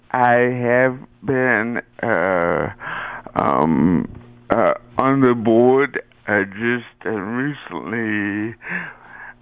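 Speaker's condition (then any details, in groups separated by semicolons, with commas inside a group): Cerebral palsy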